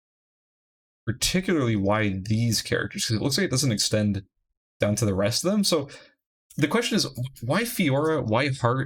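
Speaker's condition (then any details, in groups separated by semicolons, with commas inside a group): No condition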